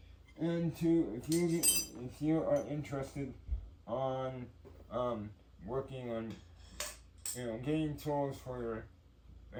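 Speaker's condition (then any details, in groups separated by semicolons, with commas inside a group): Cerebral palsy; tends to mess up words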